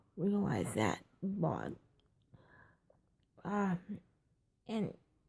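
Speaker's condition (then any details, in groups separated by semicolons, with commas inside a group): Cerebral palsy, triplegia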